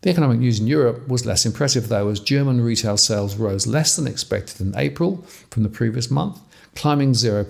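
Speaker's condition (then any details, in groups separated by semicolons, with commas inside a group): No condition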